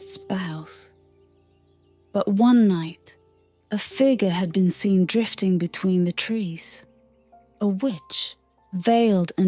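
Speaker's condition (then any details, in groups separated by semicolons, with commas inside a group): No condition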